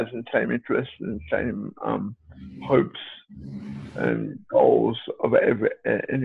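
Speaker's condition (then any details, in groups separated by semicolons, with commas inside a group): Cerebral palsy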